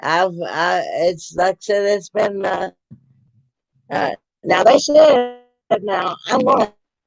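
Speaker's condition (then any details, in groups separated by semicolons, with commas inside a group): Cerebral palsy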